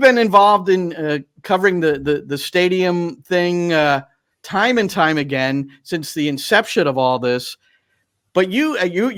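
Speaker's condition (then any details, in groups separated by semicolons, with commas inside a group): No condition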